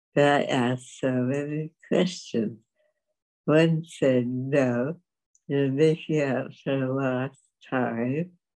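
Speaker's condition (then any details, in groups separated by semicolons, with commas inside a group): Dystonia; affects walking and speech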